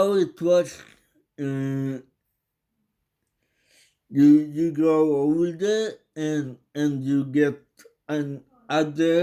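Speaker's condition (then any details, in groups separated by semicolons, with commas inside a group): Cerebral palsy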